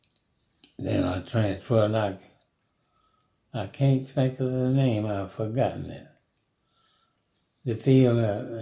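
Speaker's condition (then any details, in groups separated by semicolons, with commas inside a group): Parkinson's; about 5 years since onset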